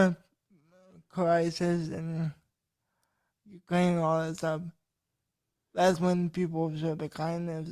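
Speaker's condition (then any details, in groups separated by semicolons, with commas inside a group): Cerebral palsy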